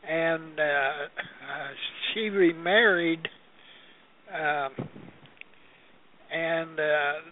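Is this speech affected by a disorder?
Yes: Parkinson's disease; long-standing, tremor, trouble with fine hand work as watchmaker, hard to eat; shivering, shaking at time of recording.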